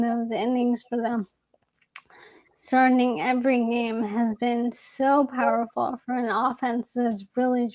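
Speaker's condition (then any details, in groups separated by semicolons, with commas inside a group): ALS; young onset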